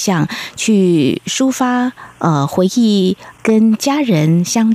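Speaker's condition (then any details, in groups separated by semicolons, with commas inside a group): No condition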